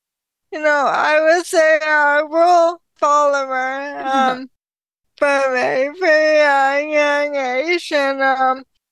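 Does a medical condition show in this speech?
Yes: ALS; diagnosed at age 33, slower progression than expected, power in legs not arms; about 8 years since diagnosis, responds to gentle careful strength-building exercise.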